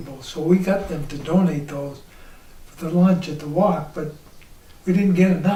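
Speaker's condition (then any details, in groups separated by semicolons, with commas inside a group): ALS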